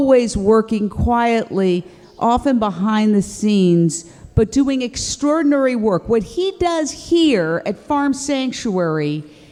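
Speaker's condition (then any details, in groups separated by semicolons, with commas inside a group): No condition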